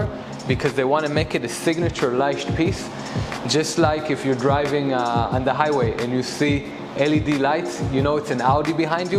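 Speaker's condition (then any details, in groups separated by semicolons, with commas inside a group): No condition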